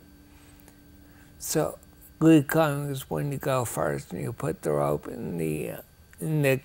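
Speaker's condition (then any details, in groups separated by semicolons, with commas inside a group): Ataxia; rare, progressive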